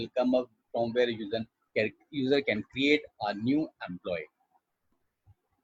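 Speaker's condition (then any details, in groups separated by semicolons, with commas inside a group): No condition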